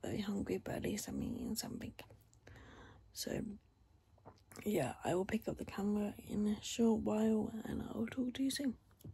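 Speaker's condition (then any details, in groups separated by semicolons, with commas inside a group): Cerebral palsy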